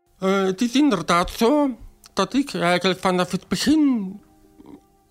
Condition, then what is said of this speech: Deafness. Dat bestaat niet meer, want dankzij een tolk kan ik dingen doen die ik als pratende dove die moet liplezen onmogelijk had kunnen doen.